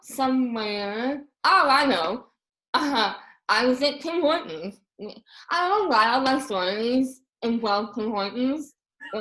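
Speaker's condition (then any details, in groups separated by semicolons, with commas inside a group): Moebius syndrome; congenital facial paralysis, paralyzed tongue, smile surgery; facial paralysis affects speech, infant feeding difficulty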